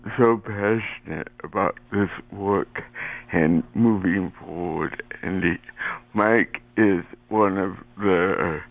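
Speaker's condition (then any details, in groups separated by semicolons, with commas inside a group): Cerebral palsy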